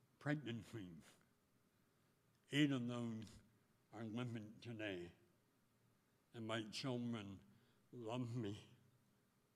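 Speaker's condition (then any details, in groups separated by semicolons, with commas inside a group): Speech impediment; voicing with clothespin on nose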